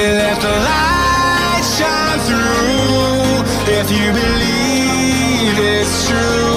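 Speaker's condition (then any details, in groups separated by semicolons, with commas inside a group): No condition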